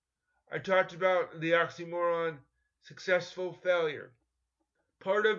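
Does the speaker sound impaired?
Yes: cerebral palsy; ongoing physical therapy, personal training.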